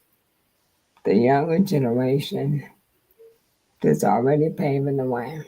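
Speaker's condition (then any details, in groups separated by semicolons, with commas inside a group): Multiple sclerosis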